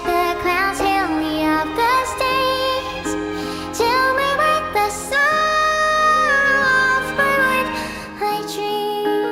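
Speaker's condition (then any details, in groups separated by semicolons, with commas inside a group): No condition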